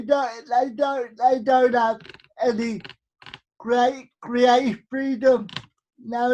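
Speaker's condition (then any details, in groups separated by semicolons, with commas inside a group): Cerebral palsy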